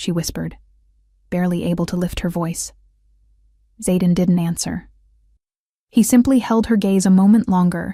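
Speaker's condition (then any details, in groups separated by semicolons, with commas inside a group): No condition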